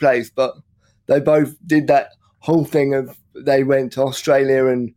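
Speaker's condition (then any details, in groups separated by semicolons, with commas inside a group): Cerebral palsy; from birth, oxygen lack, 10 weeks premature, heart defect, heart surgery at 9 weeks, wheelchair user; left side worse, no use of left hand, 90% right hand use, writes via Mac dictation; no real speech impediment except when drunk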